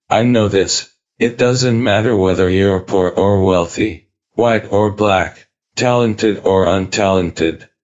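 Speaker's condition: ALS, speech-generating device; ventilator dependent via tracheostomy

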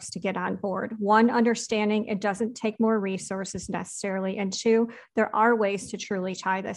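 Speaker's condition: Cleft palate; predicted deafness by around age two did not occur

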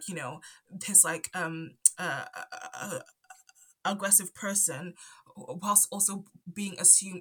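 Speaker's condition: Stutter; onset around age 5 after move from Zambia to UK, none before per parents, cause unknown; adult, ongoing stutter; stutters here and there, stutter affects talking, often stays quiet to avoid stuttering; prolonged sounds, blocks

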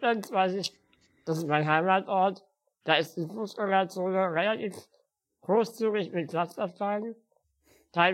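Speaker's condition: Spinal muscular atrophy; physical disability

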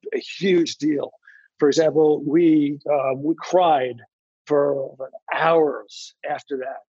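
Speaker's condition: Anomic aphasia after stroke; right side unable to move, initially global aphasia per SLPs, then Broca's, now anomic aphasia; expected lifelong, setbacks after three seizures, constraint-induced movement therapy (CIMT); initially could neither understand nor speak, first year only 1,000-1,500 words, now word-finding problems

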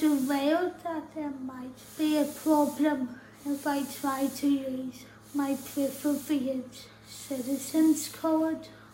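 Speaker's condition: Tracheostomy and ventilator dependent

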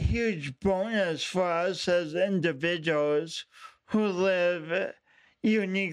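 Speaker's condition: Speech impediment; affects voice

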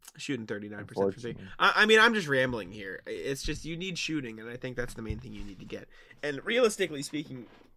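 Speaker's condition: No condition

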